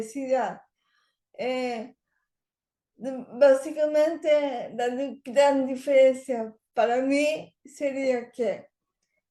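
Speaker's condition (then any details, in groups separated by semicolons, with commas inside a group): Cerebral palsy; language areas of brain affected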